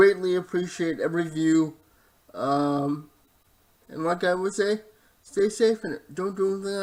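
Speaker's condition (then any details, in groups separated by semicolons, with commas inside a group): Cerebral palsy, spastic diplegia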